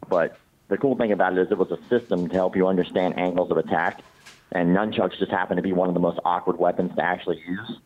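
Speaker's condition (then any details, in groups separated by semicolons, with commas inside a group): Cleft palate; congenital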